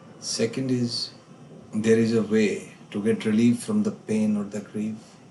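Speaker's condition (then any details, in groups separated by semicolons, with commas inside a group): No condition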